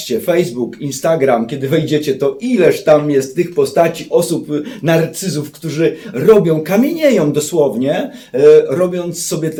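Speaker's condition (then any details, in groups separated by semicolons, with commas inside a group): No condition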